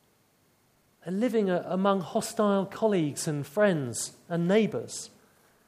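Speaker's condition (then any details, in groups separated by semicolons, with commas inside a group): No condition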